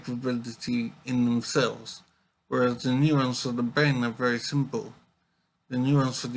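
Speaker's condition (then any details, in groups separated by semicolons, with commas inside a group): Brain injury; severe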